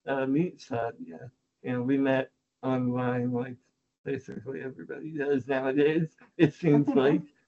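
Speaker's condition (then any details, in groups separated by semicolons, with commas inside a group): Spinal muscular atrophy; technically type 2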